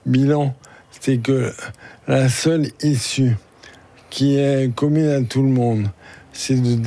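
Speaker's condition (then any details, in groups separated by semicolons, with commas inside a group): Charcot disease (ALS); aged 66, lost use of legs, arms and hands, life expectancy given as 1 to 3 years; strength and abilities declining daily, still speaking on radio; expects to lose voice within days or weeks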